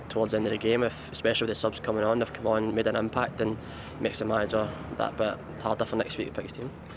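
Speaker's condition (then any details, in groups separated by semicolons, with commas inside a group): No condition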